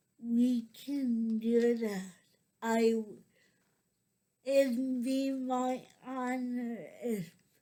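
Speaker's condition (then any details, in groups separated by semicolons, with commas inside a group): Cerebral palsy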